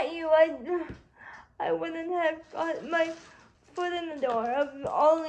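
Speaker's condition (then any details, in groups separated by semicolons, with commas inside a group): Cerebral palsy; spastic quadriplegia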